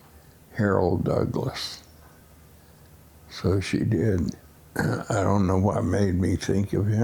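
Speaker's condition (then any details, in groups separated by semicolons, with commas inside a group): Essential tremor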